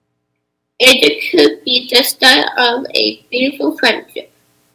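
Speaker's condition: Down syndrome; spinal fusion surgery, works with life skills and communications consultant Loie k; age 13

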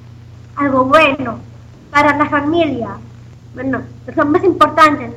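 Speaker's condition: Down syndrome; recites own poems

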